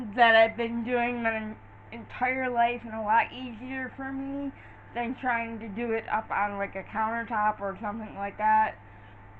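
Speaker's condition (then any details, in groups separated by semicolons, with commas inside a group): Cerebral palsy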